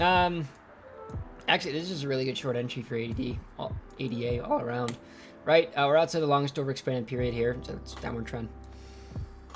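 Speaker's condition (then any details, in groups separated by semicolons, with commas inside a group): No condition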